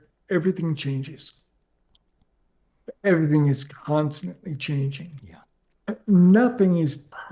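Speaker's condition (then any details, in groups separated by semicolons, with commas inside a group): ALS; progressive, onset leg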